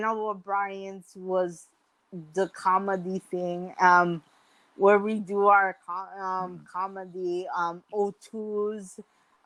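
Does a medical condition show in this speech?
Yes: mild cerebral palsy.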